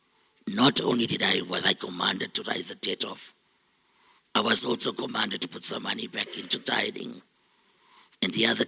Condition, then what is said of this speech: Laryngectomy. To have a sexy voice like mine You've got to have a cancer really deep into your larynx.